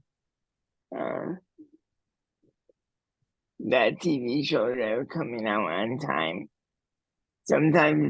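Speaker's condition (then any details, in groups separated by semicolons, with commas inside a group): Cerebral palsy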